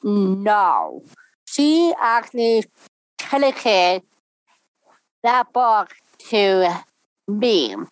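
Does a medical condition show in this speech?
Yes: Down syndrome; congenital.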